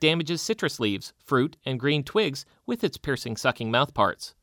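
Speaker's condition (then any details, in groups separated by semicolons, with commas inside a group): No condition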